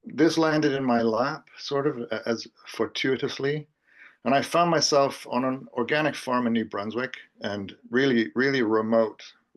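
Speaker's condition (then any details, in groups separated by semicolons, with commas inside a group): No condition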